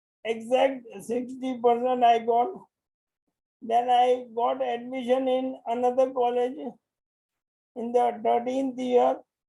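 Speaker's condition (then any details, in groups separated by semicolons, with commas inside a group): Motor neuron disease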